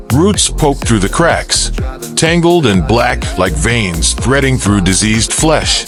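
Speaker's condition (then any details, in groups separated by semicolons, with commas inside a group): No condition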